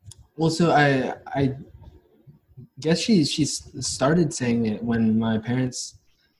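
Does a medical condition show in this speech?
Yes: stuttering; onset around age 5 or 6, biological father and maternal grandfather stutter, childhood speech therapy including easy onset; attends NSA and Stutter Social online support meetings; much worse when hiding it, hardly stutters when relaxed and open, harder at school, grandmother hears none; here repeated words, prolonged sounds.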